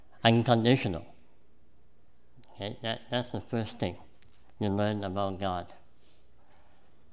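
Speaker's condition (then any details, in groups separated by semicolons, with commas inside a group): Cleft palate; congenital cleft palate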